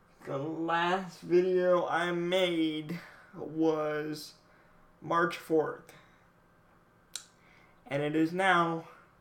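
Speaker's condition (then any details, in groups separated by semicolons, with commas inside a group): Cerebral palsy, mild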